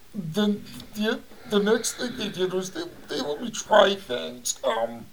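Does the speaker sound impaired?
Yes: cerebral palsy; voice audibly affected.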